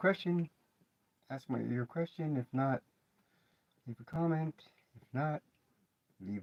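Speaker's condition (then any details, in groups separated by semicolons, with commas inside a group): No condition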